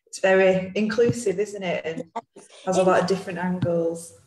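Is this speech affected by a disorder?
No.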